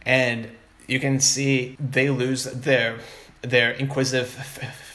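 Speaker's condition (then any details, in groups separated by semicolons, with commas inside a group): Stuttering; person who stutters; rough stuttering moments at times, word and phrase repetitions, fillers; repeated words, prolonged sounds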